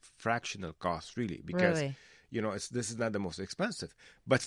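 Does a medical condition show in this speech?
No.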